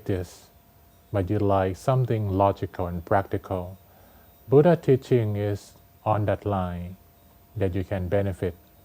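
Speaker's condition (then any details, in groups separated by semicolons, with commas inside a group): No condition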